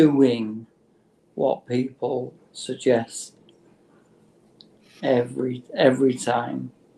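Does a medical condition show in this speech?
Yes: motor neurone disease; terminal, no cure.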